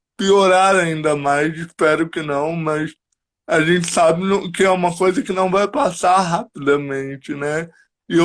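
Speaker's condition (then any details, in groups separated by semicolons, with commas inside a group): Cerebral palsy; cognition preserved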